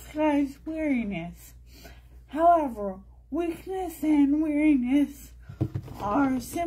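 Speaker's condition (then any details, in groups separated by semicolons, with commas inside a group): Brain injury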